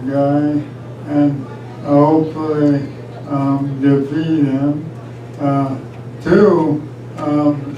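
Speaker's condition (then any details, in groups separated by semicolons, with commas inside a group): ALS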